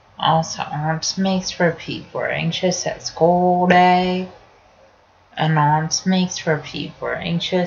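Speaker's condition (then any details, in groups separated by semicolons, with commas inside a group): No condition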